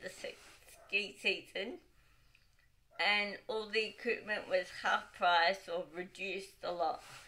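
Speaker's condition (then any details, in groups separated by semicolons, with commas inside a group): Cerebral palsy, dystonic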